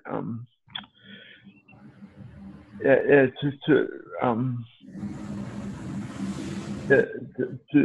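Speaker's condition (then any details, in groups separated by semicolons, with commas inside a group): Cerebral palsy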